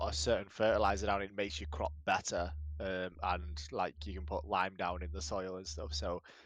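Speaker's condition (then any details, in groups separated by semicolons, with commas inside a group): No condition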